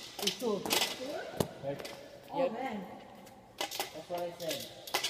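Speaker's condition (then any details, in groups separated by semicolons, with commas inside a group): No condition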